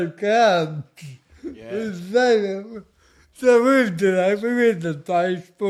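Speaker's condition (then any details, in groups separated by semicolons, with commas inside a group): Cerebral palsy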